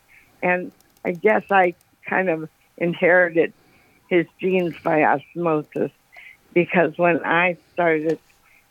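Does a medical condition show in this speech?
Yes: Parkinson's; recent onset.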